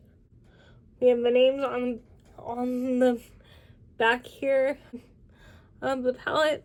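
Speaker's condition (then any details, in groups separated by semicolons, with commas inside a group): Cerebral palsy, spastic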